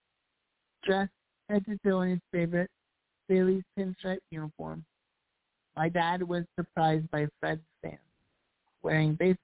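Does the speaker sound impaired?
Yes: cerebral palsy; daily walking practice down block and back set by father.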